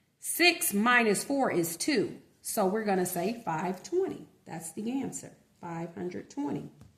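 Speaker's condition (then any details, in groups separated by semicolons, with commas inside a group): No condition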